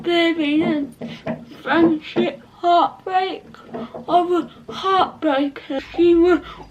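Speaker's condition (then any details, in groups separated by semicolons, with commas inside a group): Cerebral palsy; not quadriplegic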